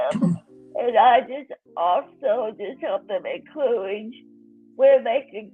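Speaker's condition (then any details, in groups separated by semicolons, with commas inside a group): Cerebral palsy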